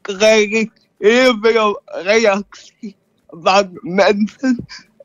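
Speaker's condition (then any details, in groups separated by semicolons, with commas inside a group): Cerebral palsy; neurological brain injury around time of birth; age 14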